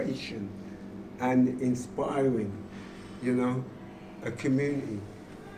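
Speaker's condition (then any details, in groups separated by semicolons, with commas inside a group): Motor neurone disease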